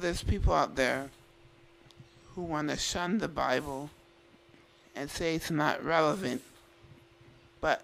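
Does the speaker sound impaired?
Yes: Duchenne muscular dystrophy; rare in females.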